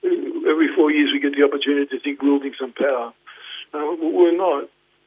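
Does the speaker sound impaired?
Yes: Parkinson's; led to retirement.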